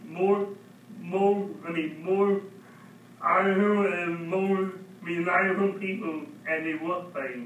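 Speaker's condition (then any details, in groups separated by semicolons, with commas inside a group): Mild cerebral palsy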